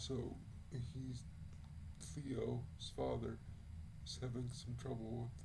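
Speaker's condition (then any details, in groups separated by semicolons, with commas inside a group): Cerebral palsy; wheelchair user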